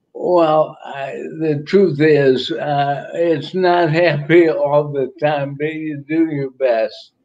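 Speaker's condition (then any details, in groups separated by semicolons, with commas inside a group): ALS; about a year since diagnosis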